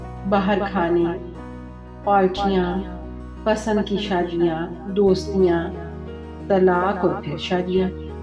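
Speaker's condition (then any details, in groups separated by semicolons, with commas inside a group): No condition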